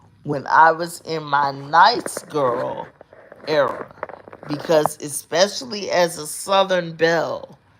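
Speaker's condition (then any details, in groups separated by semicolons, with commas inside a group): Cerebral palsy; uses specialized hospital bed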